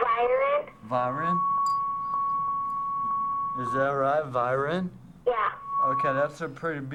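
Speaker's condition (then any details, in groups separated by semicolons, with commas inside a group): Traumatic brain injury; now talking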